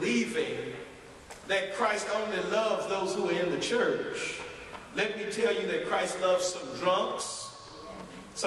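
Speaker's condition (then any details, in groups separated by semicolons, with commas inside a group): No condition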